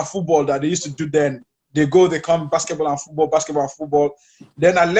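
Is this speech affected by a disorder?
No.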